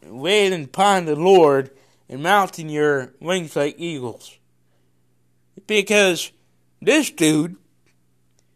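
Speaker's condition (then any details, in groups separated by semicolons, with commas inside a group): Cerebral palsy; congenital, no known medical cause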